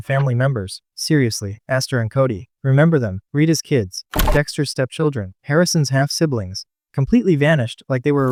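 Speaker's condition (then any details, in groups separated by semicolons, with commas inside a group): No condition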